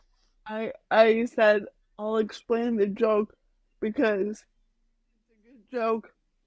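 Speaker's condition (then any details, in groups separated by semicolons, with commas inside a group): Cerebral palsy; very mild; mainly affects speech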